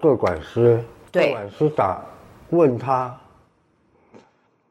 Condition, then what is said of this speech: Tongue cancer surgery. 切除了三分之二的右舌，補了舌瓣，飲食、說話都受到影響。